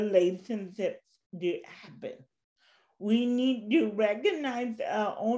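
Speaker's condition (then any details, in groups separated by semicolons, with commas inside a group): Cerebral palsy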